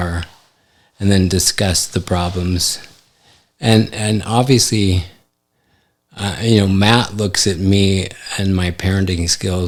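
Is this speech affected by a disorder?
Yes: ALS; affects hand function.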